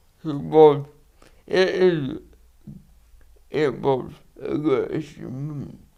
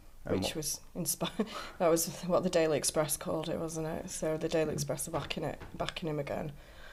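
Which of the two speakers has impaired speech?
The first: cerebral palsy; birth injury, not breathing at birth; speech therapy, physio, uses wheelchair, seizures; receives speech therapy.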